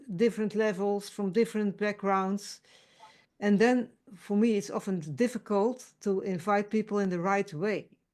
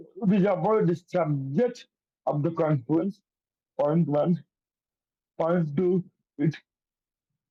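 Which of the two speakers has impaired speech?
The second: cerebral palsy; affects coordination.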